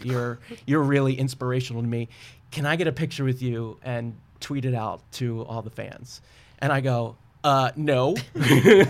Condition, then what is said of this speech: No condition.